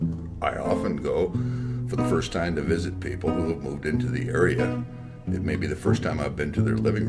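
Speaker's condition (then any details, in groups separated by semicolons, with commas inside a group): No condition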